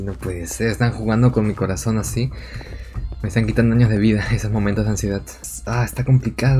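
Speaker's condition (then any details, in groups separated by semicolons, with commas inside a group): No condition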